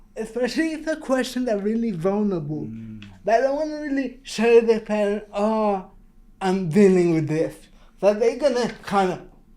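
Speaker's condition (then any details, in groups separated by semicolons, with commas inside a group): Cerebral palsy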